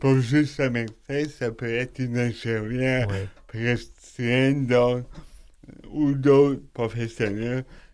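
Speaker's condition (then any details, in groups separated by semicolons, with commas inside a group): Cerebral palsy; wheelchair user, stair-climbing wheelchair chosen for autonomy, not subsidized; self-described as speaking a bit oddly, host says speech not odd at all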